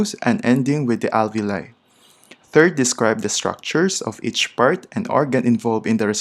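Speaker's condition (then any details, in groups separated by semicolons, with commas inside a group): No condition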